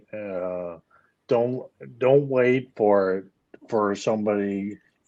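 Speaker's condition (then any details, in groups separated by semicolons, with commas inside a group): ALS; leg onset, later arm weakness; speech issues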